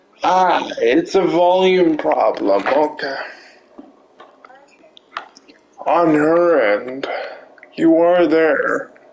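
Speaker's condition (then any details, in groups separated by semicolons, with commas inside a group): Cerebral palsy; limbs affected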